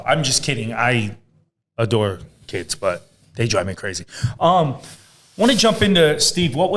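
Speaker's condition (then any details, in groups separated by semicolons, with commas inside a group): No condition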